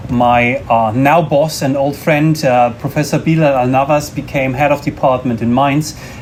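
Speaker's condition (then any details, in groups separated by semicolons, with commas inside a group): No condition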